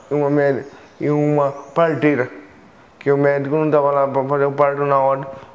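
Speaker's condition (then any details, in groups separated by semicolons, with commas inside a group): Cerebral palsy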